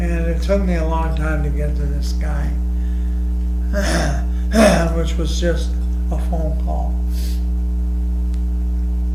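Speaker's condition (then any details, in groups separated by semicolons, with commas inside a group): ALS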